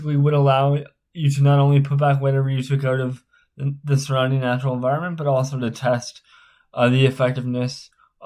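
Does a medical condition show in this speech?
Yes: spastic cerebral palsy.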